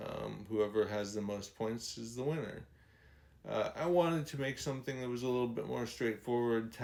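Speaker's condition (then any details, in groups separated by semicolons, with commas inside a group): ALS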